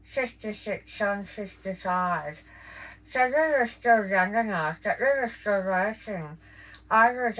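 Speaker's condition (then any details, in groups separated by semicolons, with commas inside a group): Jaw cancer surgery; tracheostomy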